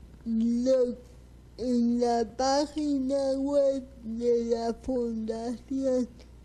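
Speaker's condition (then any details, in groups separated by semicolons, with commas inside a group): Cerebral palsy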